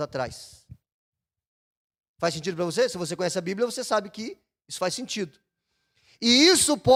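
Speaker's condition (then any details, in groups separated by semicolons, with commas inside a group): No condition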